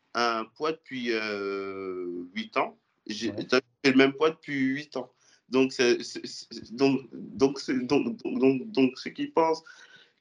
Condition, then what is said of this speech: Stuttering. Parfois, tu as un peu de bégaiement.